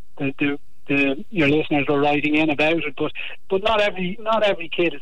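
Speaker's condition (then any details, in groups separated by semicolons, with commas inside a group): No condition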